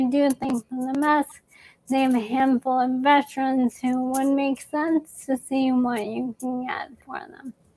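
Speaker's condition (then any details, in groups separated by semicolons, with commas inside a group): ALS; young onset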